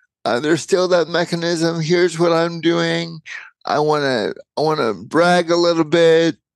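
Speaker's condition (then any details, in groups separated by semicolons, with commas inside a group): Cerebral palsy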